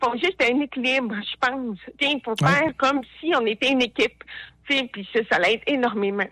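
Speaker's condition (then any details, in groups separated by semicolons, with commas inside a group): Hard of hearing; not very visible, daily obstacles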